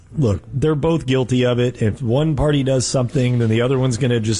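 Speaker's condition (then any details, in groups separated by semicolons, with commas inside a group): No condition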